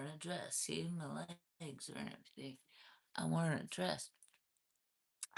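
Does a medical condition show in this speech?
Yes: cervical dystonia, essential tremor.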